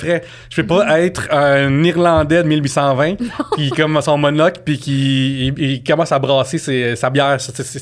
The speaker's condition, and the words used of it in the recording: Stuttering. Mais aussi, ça fait que des fois, je parle tellement vite que ben j'ai un télescope des mots.